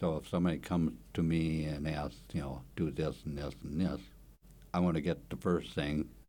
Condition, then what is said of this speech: Aphasia. My main issue right now is it not so much the speaking part, which becomes issues